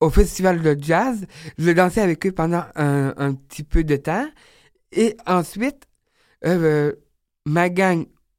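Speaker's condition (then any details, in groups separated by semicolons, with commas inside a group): Down syndrome; age 30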